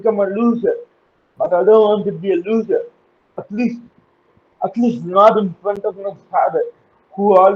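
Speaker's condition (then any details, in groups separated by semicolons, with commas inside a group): Cerebral palsy; uses wheelchair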